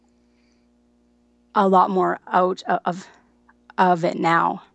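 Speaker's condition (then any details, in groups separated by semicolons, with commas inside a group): Stuttering; onset at age 15 without a clear sudden change, possibly stress-related, brief stutter at age five that resolved; has had therapy, uses fluency skills; can control speech with fluency skills, phone calls often hard; repeated words, blocks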